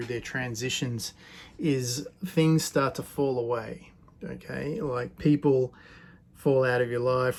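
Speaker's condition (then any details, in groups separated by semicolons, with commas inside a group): No condition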